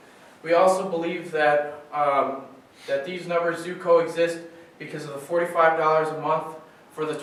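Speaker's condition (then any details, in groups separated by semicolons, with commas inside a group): No condition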